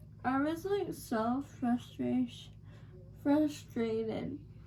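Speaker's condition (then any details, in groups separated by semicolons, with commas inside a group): Cerebral palsy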